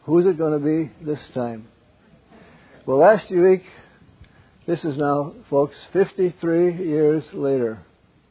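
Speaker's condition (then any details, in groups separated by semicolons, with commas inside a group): Parkinson's; wakes up around 3 am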